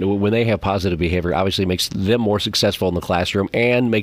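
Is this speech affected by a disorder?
No.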